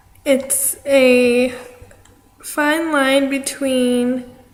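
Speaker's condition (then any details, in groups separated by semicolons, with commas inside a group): Cerebral palsy; affects arm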